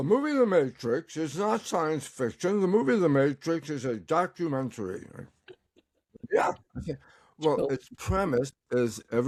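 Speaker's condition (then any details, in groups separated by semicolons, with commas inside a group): Tongue cancer; recovering, tongue exercises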